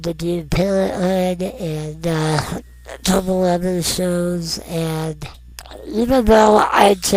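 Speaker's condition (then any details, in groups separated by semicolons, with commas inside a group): Non-progressive muscular dystrophy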